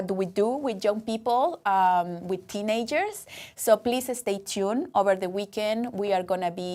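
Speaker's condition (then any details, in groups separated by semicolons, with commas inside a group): No condition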